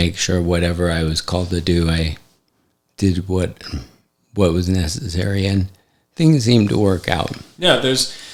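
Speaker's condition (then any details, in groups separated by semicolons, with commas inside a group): ALS; affects hand function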